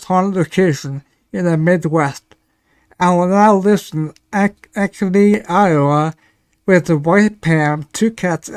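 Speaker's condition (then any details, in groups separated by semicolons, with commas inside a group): Ataxia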